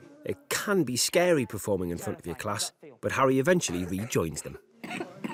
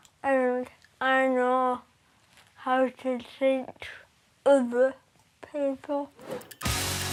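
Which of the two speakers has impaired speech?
The second: cerebral palsy; affects walking and talking.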